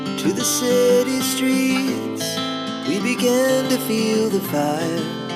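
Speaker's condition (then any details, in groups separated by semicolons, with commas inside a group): No condition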